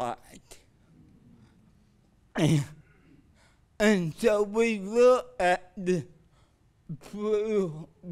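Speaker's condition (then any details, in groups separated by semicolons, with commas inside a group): Cerebral palsy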